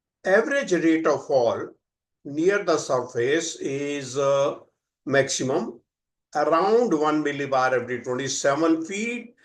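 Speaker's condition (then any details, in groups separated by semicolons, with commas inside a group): No condition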